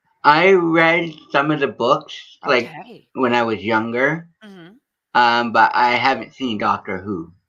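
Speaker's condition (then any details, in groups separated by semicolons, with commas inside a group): Cerebral palsy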